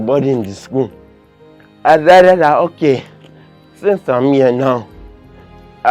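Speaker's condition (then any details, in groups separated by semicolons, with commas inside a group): Cerebral palsy, severe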